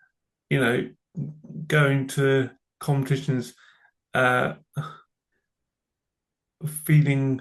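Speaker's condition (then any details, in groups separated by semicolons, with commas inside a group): Cerebral palsy; from birth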